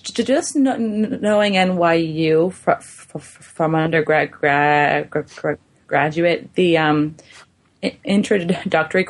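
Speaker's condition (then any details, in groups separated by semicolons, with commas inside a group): Stuttering; therapy over past 3 years: fluency shaping, stuttering modification, voluntary stuttering, subway talks with strangers; sometimes chops up words, listeners may need repetition, awkward on phone; repeated sounds, prolonged sounds, blocks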